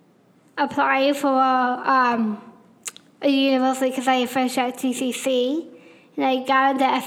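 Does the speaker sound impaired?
Yes: Down syndrome; congenital, extra chromosome, low muscle tone, could not speak or walk early in childhood, constant therapies; ongoing speech class, attended since childhood; speaking among more difficult things, way of talking might seem weird.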